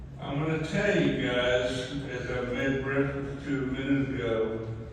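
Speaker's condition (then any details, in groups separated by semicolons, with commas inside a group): ALS; mainly right side and both legs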